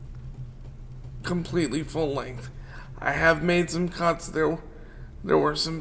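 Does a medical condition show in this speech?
Yes: cerebral palsy; wheelchair user.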